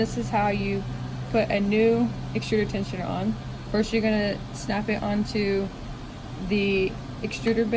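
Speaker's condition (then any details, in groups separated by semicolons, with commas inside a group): No condition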